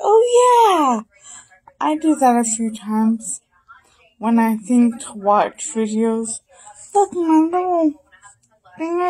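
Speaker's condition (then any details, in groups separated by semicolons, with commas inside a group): Brain injury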